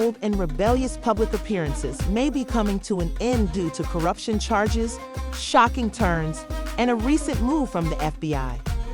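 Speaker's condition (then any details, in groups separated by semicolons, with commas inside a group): No condition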